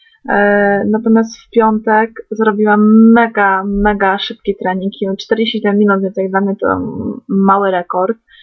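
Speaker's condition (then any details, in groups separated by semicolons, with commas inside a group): No condition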